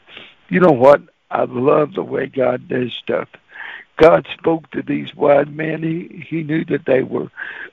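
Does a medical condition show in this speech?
Yes: cerebral palsy; walks really funny.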